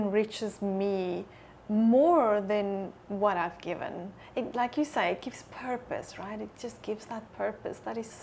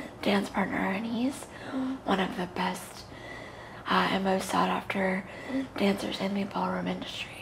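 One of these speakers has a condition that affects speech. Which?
The second: cerebral palsy; very premature birth; ten years intensive physical therapy, no wheelchair or walker.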